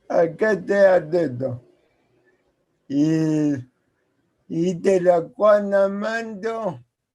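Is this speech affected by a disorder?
Yes: cerebral palsy; from birth; speaks as if with potato in mouth.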